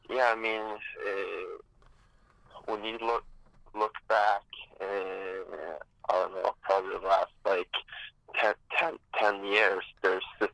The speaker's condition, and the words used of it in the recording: Stuttering. You hear my stuttering. I can't do media.